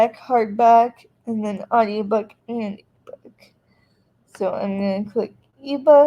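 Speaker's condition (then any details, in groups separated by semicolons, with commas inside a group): Cerebral palsy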